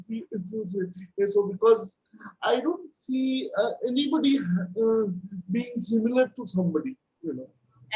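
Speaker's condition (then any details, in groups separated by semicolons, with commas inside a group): Cerebral palsy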